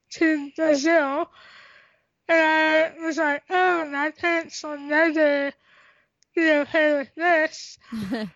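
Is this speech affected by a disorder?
Yes: tracheostomy, cystic hygroma of head and neck; doctors predicted never talking, learned to talk, unable to swallow, breathing effortful when running.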